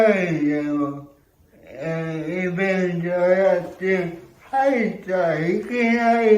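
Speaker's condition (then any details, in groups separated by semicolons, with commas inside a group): Cerebral palsy; severe, uses a wheelchair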